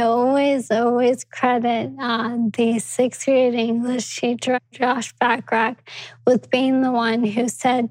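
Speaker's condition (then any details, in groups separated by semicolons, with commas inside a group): ALS; progressive degenerative muscle disease, leg symptom onset, diagnosed at 29 by Dr. Neil Schneider, Columbia; speech affected by ALS, noticeable on podcasts and shows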